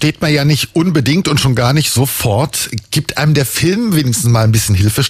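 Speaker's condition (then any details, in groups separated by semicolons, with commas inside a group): No condition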